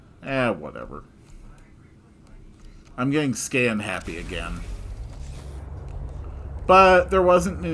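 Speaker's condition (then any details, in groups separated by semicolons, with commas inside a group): No condition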